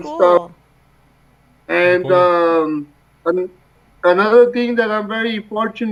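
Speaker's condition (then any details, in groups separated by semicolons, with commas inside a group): Cerebral palsy; from birth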